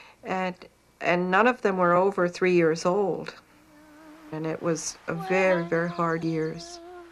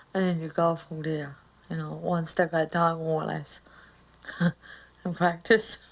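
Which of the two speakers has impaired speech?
The second: cerebral palsy; mild.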